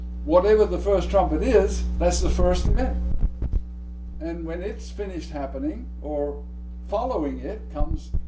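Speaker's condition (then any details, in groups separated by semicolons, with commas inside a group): No condition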